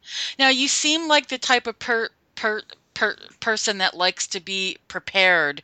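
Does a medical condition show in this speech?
Yes: stuttering; fluency shaping therapy for about 2 years, weekend workshop at College of St. Rose; hard to apply fluency techniques in the moment while speaking; here repeated sounds, prolonged sounds.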